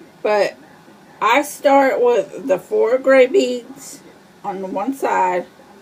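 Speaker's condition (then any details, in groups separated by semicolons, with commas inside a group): Cerebral palsy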